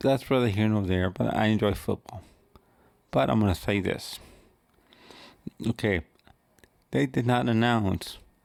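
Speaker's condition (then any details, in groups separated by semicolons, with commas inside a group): Cerebral palsy; wheelchair user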